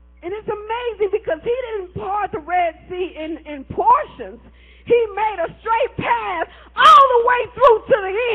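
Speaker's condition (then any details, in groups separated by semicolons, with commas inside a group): No condition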